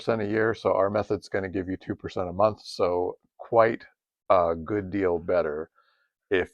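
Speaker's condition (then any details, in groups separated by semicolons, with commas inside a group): No condition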